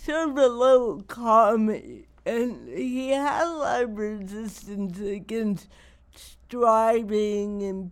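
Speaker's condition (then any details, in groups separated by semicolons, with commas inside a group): Cerebral palsy; wears down with age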